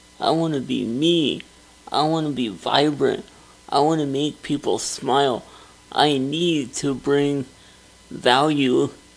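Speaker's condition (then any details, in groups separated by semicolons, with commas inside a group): Cerebral palsy; wheelchair user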